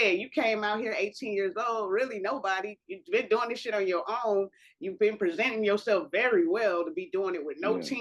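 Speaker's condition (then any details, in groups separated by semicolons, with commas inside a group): No condition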